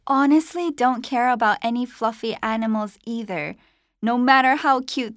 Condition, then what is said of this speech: None; typical speech.